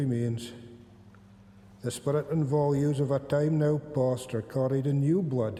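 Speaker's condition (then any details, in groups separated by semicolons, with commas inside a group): No condition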